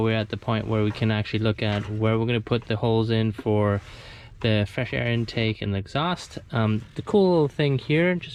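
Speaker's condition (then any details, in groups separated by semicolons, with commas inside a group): No condition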